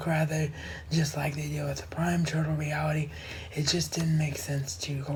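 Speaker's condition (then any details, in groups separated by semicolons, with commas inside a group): Cerebral palsy; wheelchair bound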